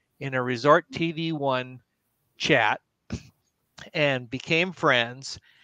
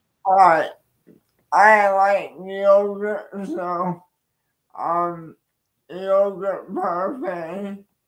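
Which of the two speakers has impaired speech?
The second: cerebral palsy.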